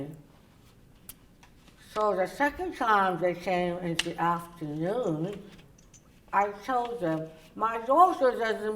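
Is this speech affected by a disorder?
Yes: oral cavity cancer, partial glossectomy; partial glossectomy with reconstruction.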